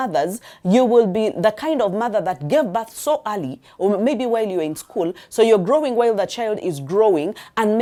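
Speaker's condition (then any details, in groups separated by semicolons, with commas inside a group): No condition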